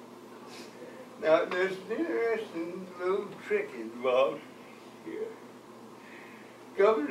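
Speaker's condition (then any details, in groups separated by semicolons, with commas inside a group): Cerebral palsy; from birth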